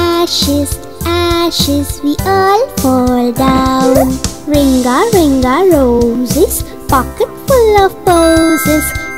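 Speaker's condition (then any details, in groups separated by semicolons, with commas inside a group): No condition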